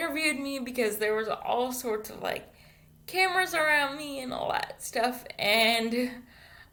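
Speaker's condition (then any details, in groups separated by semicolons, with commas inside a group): Cerebral palsy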